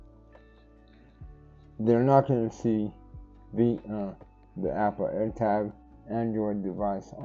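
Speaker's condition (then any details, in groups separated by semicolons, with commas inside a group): Cerebral palsy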